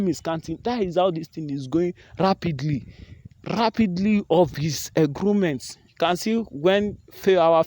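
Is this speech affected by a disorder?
No.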